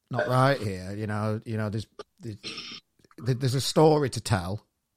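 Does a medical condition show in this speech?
No.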